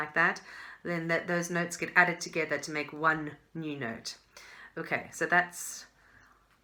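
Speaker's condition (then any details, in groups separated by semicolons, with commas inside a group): No condition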